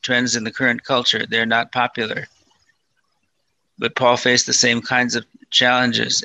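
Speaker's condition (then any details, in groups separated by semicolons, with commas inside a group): Parkinson's disease, mild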